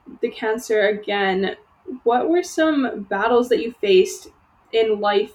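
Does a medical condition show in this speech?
No.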